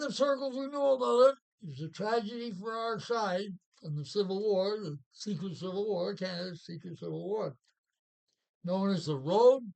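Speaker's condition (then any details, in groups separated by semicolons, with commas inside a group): Parkinson's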